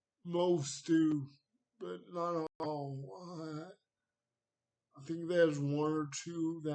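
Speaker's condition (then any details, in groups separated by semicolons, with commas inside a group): Cerebral palsy; wheelchair, needs transfer help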